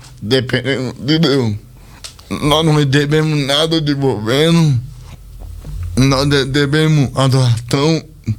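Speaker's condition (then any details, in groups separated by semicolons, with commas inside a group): Cerebral palsy; speech not normal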